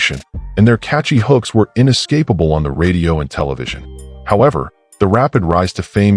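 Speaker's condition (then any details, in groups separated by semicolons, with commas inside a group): No condition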